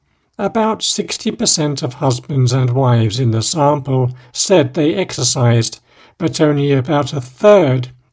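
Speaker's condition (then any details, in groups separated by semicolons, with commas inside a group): No condition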